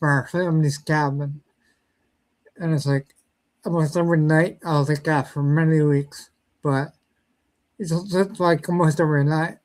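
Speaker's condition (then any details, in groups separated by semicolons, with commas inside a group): Cerebral ataxia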